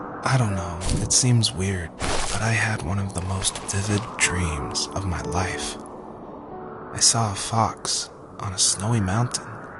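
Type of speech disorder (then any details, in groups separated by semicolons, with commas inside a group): None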